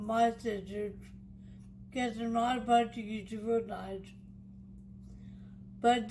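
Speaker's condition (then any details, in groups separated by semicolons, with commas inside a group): Traumatic brain injury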